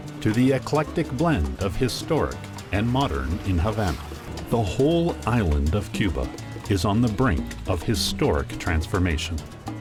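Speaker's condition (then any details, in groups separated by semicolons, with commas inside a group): No condition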